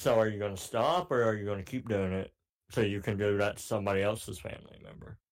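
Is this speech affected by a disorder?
Yes: cleft palate; cleft palate since childhood.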